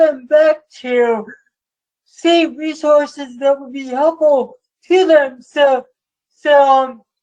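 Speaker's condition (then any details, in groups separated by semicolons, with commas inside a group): Cerebral palsy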